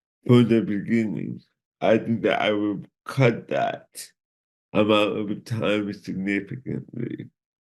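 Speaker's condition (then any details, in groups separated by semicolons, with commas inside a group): Cerebral palsy; from birth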